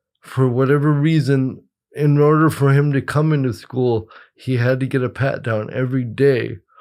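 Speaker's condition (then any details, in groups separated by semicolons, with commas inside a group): Cerebral palsy; present from birth; plays soccer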